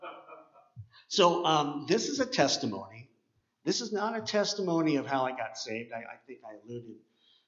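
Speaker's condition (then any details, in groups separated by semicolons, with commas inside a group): Cleft palate; congenital cleft palate, many painful oral surgeries from 3 months to 16 years, 10 years braces; 7 years of speech therapy, oral appliance once worn to help speak properly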